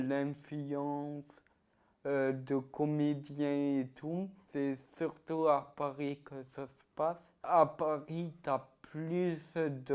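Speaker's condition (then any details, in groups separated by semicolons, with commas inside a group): Ataxia-telangiectasia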